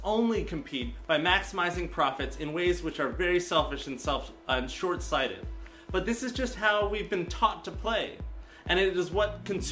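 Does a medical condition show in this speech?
No.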